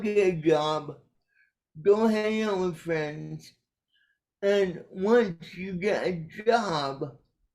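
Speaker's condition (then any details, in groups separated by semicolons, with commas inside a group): Cerebral palsy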